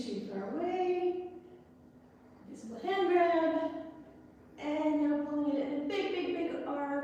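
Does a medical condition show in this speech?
No.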